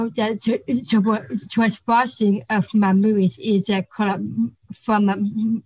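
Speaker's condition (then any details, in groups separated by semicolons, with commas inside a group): Down syndrome; congenital, hypotonia at birth, diagnosed hours after birth, high marker on alpha fetoprotein test at 16 weeks; stutter, brought out by anxiety, learned to control stutter for public speaking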